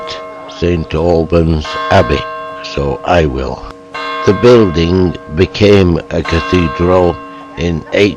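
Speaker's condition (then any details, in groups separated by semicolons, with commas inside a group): Motor neuron disease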